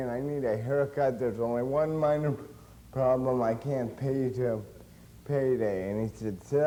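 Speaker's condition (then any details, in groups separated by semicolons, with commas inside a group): Cerebral palsy; since birth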